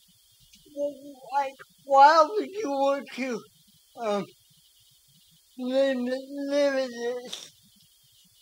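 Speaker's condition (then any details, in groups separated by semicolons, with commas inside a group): Cerebral palsy; speech affected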